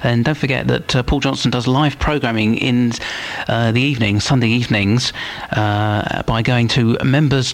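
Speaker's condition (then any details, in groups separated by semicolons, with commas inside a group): No condition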